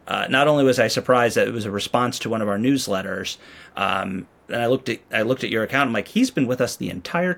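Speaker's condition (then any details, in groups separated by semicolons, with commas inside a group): No condition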